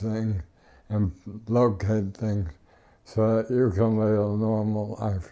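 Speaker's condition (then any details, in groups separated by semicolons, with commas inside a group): ALS; power wheelchair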